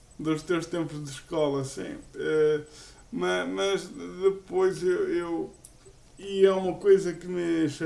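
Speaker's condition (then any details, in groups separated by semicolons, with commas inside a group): Cerebral palsy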